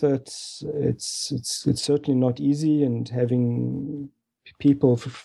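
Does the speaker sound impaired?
Yes: stuttering; onset age unknown, no remembered cause or trauma, parents sought help in childhood; has a cold during recording; stutters audibly, stuttered severely in army, too disfluent for officer's course; here repeated words, prolonged sounds.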